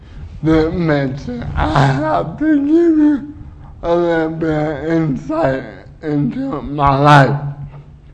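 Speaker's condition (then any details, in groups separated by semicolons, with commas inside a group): Cerebral palsy; uses wheelchair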